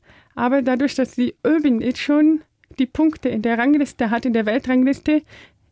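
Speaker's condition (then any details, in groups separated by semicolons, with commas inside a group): Deafness; deaf from birth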